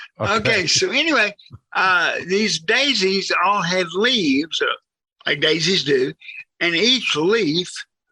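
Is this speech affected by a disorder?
Yes: cerebral palsy, severe.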